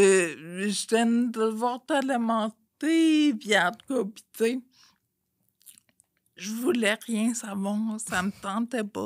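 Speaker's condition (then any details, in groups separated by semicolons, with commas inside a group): Friedreich's ataxia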